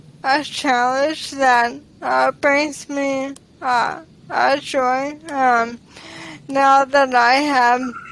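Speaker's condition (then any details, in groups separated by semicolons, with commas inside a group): ALS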